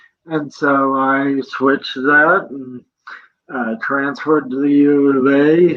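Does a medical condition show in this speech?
Yes: cerebral palsy; present from birth.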